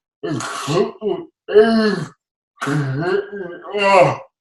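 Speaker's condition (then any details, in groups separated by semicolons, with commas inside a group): Cerebral palsy; uses a wheelchair; speech hard for others to understand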